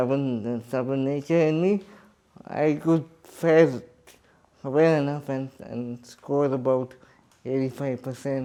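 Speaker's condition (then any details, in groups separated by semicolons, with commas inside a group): Cerebral palsy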